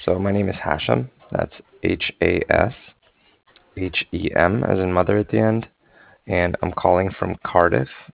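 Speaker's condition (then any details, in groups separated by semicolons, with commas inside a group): No condition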